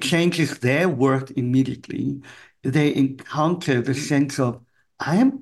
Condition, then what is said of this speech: Cleft palate. I was born with a cleft palate, which impacts my ability to speak and my ability to hear